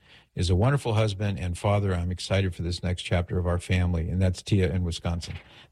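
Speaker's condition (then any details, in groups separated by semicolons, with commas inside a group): No condition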